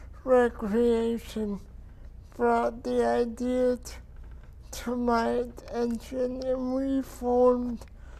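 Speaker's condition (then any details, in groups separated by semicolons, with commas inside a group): Cerebral palsy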